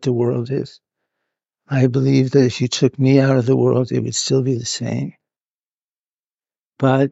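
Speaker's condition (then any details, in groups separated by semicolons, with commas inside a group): Parkinson's; now openly shown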